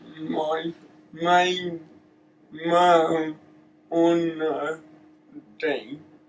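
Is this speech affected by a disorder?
Yes: cerebral palsy.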